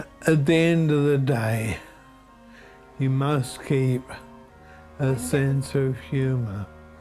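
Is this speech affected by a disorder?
Yes: motor neurone disease.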